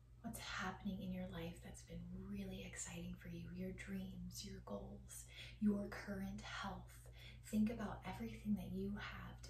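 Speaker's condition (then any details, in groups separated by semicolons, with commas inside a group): No condition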